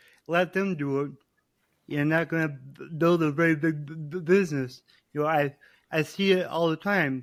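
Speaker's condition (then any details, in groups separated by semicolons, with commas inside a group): Cerebral palsy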